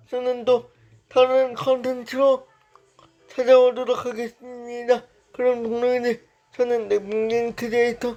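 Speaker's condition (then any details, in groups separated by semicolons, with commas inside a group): Brain lesion disability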